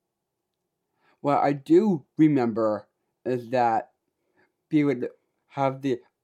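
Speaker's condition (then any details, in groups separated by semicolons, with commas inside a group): Down syndrome; speaking live on radio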